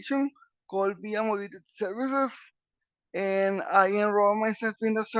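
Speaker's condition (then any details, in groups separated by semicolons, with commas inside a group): Cerebral palsy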